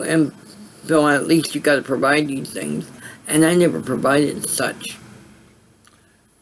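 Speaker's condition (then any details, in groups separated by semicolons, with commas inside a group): Cerebral palsy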